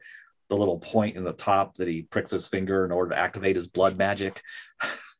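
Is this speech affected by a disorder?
No.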